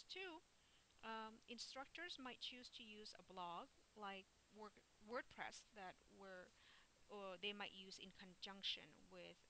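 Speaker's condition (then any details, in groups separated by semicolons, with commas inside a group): No condition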